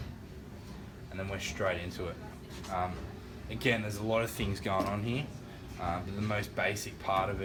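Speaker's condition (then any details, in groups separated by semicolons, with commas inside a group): No condition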